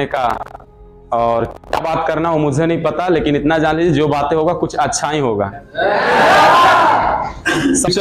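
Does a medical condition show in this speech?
No.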